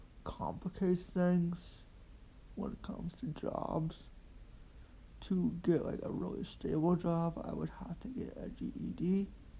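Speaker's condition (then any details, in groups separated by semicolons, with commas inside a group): Quadriplegic cerebral palsy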